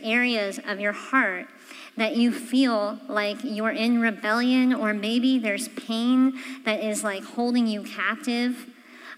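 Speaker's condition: Cleft palate; congenital

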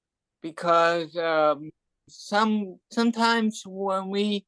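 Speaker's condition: Cerebral palsy and hearing loss; adult

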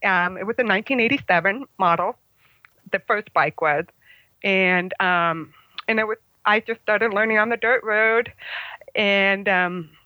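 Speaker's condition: Congenital hearing loss, congenital, about 75% hearing loss

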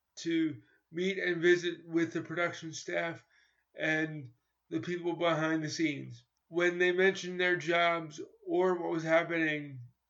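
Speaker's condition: Cerebral palsy; present from birth

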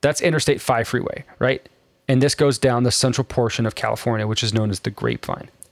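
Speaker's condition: No condition

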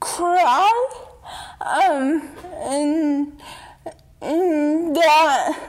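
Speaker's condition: Dystonia; wheelchair user

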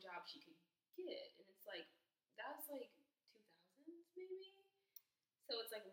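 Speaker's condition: No condition

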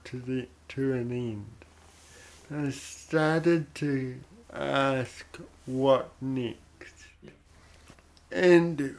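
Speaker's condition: Cerebral palsy; odd sort of voice

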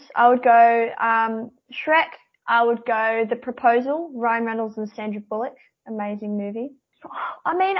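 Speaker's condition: Cleft palate; congenital cleft palate

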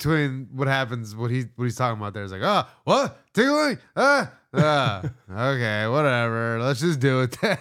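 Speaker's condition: No condition

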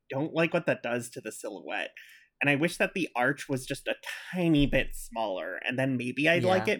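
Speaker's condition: No condition

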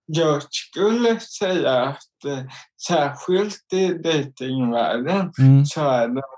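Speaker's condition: Cerebral palsy; intellect unaffected

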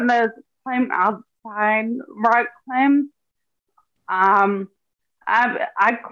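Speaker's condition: Ataxia; wheelchair one year

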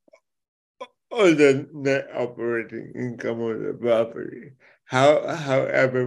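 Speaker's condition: Cerebral palsy; affects speech

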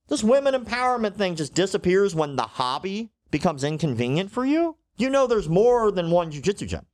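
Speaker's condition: Cleft lip and palate

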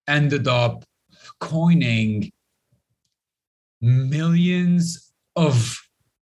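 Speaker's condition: Stutter; lifelong stutter, grew up stuttering in Lebanon, avoided speaking almost entirely for over 25 years; learned breathing technique to control stuttering, joined Toastmasters, speaks professionally, stand-up comedy; stutter may sound like internet problems, repeated fillers such as eh; repeated words, blocks

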